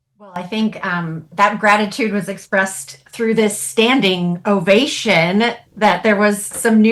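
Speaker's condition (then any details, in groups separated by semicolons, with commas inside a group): No condition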